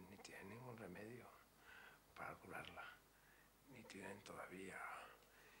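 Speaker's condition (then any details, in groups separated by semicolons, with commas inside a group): ALS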